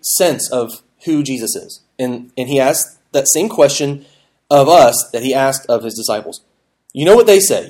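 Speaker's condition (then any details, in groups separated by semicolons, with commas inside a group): No condition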